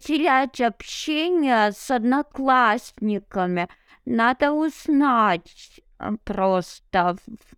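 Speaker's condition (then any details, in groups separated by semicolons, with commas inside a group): Cerebral palsy; no wheelchair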